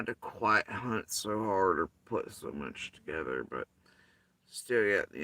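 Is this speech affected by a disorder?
Yes: facial paralysis after surgery; tongue.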